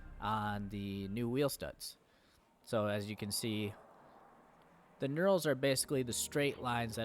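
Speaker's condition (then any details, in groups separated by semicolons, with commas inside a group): No condition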